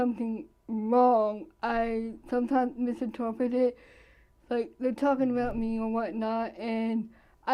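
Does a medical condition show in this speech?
Yes: cerebral palsy; present from birth.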